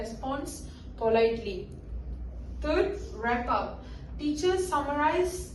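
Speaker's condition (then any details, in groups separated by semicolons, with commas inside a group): No condition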